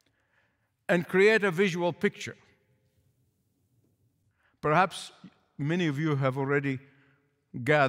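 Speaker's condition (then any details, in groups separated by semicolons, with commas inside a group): No condition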